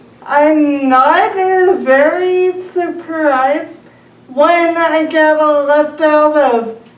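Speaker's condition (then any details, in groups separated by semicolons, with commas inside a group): Traumatic brain injury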